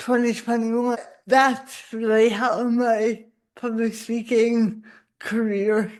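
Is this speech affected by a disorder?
Yes: cerebral palsy; spasticity.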